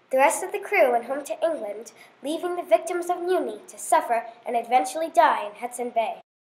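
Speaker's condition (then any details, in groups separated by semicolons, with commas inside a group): No condition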